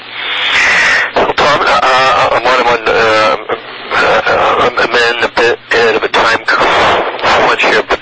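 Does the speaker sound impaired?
Yes: stutter, mild; little stammer, little speech impediment; here blocks.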